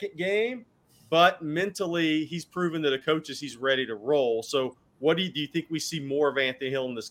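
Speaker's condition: No condition

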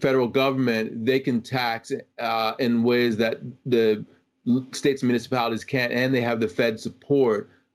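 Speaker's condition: No condition

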